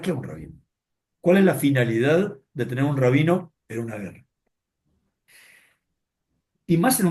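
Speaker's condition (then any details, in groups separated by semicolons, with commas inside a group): No condition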